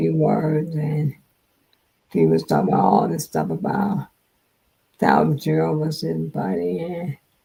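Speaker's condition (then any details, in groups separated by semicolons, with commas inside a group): Multiple sclerosis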